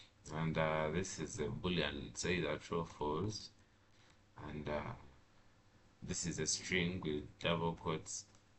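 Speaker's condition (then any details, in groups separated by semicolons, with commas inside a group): No condition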